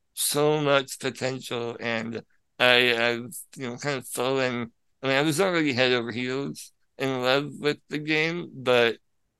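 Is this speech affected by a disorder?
Yes: spinal muscular atrophy; from birth, paralyzed neck down, full sensation, overnight breathing machine, hospital bed, wheelchair, parents as caregivers; controls computer with mouth, father usually assists at live play, cannot sit outside wheelchair, cannot fly; can be a little difficult to understand at times.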